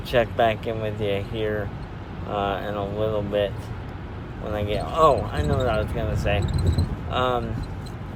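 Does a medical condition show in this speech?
Yes: spastic diplegia cerebral palsy.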